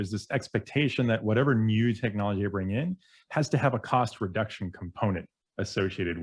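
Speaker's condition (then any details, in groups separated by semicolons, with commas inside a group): No condition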